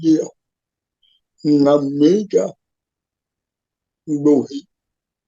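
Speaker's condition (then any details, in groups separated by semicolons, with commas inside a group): Cerebral palsy; physical disability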